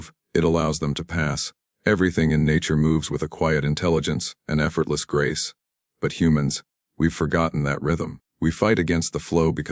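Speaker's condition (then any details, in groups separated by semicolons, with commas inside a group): No condition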